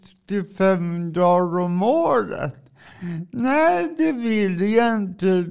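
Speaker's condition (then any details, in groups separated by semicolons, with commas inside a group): Cerebral palsy; drives adapted car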